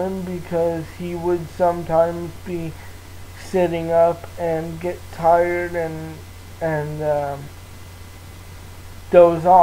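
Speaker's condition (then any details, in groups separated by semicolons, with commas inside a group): Cerebral palsy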